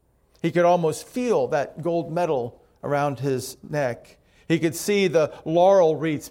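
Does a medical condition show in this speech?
No.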